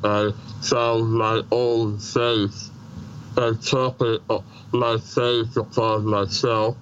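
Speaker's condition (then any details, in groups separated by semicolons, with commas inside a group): Treacher Collins syndrome, severe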